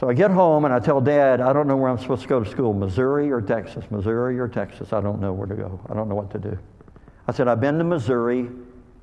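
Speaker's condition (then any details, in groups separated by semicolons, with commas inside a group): Cleft lip and palate; called hair lip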